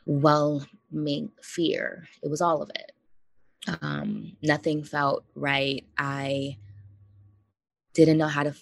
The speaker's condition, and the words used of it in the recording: Stuttering. By the way, as we start, I do like to mention that I stutter and so that will happen.